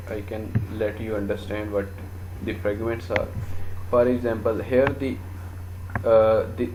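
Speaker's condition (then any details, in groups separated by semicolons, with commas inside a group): No condition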